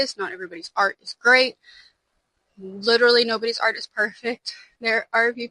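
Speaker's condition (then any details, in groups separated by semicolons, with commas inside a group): No condition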